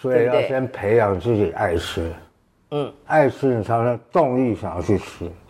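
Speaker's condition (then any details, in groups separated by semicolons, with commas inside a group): Tongue cancer surgery, partial glossectomy with tongue flap; tongue cancer at 50, stage 2, oral chemotherapy, recurrence, two thirds right tongue removed; treatment completed, radiotherapy caused jaw clenching, narrowing mouth opening, muscle atrophy, self-stretching with object; eating and speaking affected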